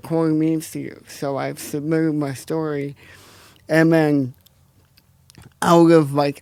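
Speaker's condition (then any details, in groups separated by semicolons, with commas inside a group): Cerebral palsy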